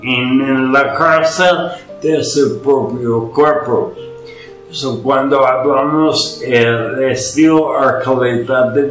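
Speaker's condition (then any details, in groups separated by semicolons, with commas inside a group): Ataxia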